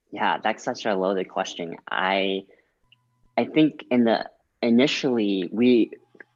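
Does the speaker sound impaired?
Yes: cleft lip and palate.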